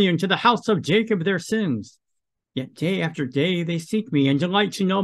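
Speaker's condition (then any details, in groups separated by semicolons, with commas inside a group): No condition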